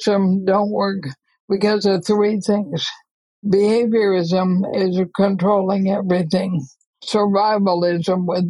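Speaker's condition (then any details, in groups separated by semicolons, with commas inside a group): ALS; expects to die within couple of years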